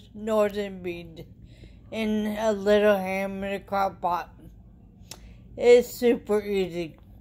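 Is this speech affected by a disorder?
Yes: traumatic brain injury.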